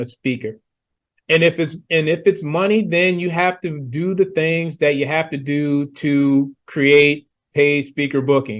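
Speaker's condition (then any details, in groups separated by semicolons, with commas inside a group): No condition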